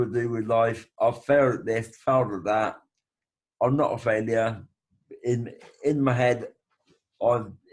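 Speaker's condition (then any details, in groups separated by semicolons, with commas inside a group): Brain bleed with facial paralysis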